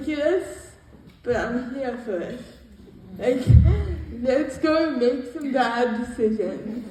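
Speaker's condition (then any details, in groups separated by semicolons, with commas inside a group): Cerebral palsy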